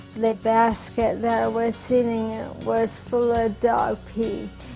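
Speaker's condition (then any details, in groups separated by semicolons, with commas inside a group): ALS; bulbar onset; speech and swallowing problems first symptoms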